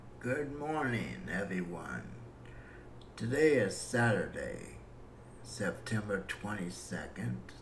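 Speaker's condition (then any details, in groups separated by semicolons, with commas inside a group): Cerebral palsy; breathing fine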